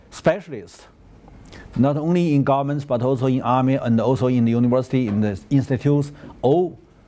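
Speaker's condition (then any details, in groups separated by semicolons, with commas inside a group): No condition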